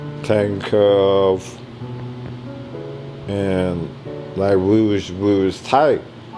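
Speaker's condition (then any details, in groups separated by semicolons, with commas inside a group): ALS; speech progressively lost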